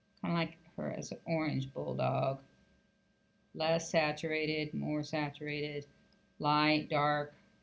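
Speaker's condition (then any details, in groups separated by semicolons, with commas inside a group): No condition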